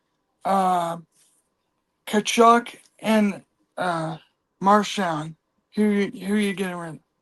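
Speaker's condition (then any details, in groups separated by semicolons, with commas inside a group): Cerebral palsy; from birth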